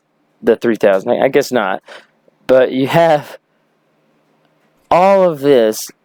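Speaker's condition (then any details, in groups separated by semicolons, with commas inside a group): No condition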